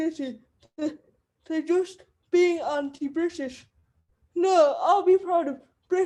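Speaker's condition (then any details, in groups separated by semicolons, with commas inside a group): Cerebral palsy; wheelchair user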